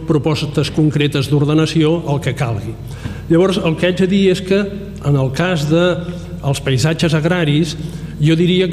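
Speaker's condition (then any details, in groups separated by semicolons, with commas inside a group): No condition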